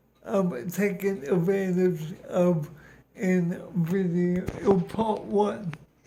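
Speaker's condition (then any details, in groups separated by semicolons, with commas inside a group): Cerebral palsy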